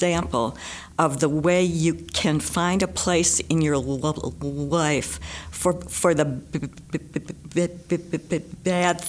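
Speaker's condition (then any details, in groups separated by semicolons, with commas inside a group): Stutter, severe; stutters a lot, struggles to speak; prolonged sounds, blocks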